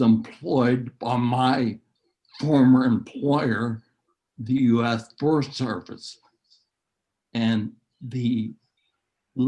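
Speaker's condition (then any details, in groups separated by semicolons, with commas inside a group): Neurological disease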